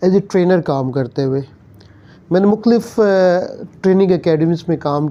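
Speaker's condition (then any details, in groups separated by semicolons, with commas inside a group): No condition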